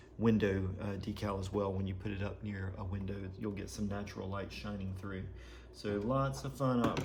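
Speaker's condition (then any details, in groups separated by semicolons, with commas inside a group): No condition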